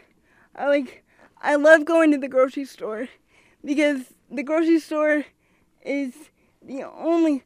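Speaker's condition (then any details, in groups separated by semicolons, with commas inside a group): Cerebral palsy; congenital, present since birth, uses wheelchair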